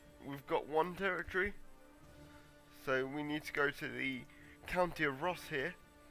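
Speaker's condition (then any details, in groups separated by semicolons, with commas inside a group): Cerebral palsy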